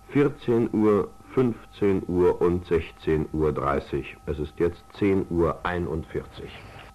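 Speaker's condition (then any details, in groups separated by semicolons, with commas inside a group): No condition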